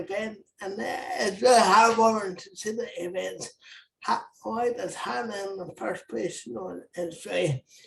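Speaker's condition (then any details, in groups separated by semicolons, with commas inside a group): Cerebral palsy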